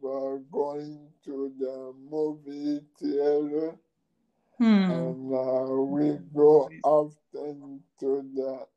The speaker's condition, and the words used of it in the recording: ALS (motor neuron disease). So I want you, the audience, to pay very close attention to what he's saying, because his voice box is going and he sludges a little when he speaks.